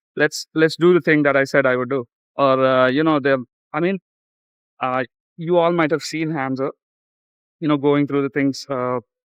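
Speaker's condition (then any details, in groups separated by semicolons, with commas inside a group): No condition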